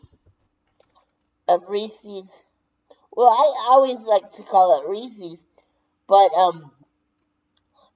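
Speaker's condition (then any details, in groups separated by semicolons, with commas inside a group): Brain injury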